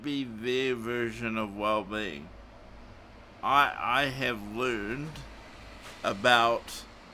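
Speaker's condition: Cerebral palsy; morphine not allowed after it

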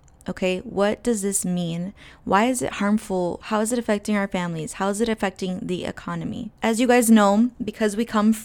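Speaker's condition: No condition

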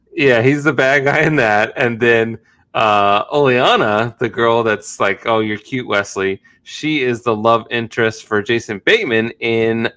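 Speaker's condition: No condition

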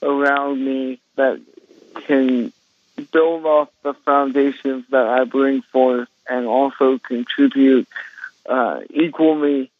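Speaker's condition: Cerebral palsy; congenital

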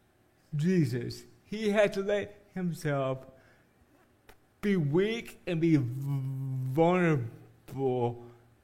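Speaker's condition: Cerebral palsy; jokingly calls Siri speech therapist

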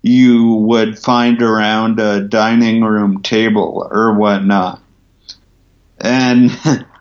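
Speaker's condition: Ataxia from traumatic brain injury; tracheotomy avoided

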